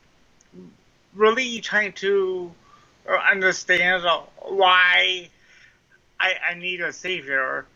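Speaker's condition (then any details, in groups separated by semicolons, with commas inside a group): Cerebral palsy; mild form, lifelong, slow running, about 21 minutes per mile, trouble writing with hands; speech impairment present during recording; likens own voice to drive-through speaker box, may sound drunk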